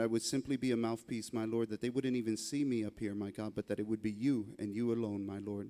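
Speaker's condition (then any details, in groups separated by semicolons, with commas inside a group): No condition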